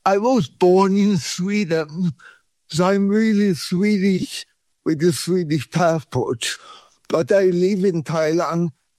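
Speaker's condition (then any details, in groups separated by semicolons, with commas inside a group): Cerebral palsy; cramps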